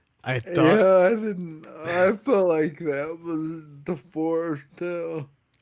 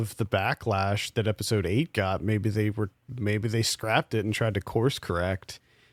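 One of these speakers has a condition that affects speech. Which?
The first: Friedreich's ataxia; Friedreich's ataxia, affects balance and coordination.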